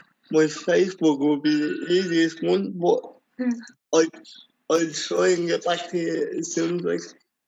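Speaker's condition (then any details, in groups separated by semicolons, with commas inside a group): Cerebral palsy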